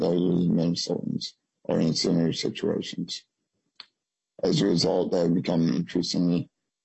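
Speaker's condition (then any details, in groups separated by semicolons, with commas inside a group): Spinal muscular atrophy; congenital spinal muscular atrophy, wheelchair since age 10, relies on home care services; age 48, home care for about 30 years, aging parents help with care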